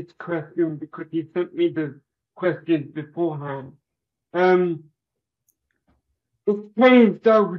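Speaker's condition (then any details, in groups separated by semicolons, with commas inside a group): Cerebral palsy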